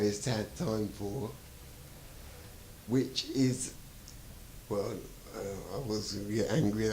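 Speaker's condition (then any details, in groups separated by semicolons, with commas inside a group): Traumatic brain injury; hit by car, months-long coma, memory loss; could not speak on waking from coma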